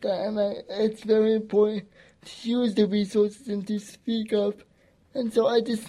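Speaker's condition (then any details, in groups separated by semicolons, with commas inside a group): Cerebral palsy; gentle, calm, strong voice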